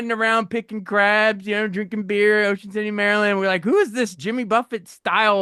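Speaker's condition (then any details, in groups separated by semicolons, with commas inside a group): No condition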